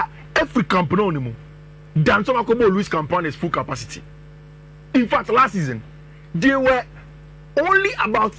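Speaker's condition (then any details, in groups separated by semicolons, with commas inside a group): No condition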